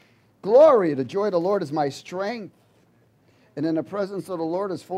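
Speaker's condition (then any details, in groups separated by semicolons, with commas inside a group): No condition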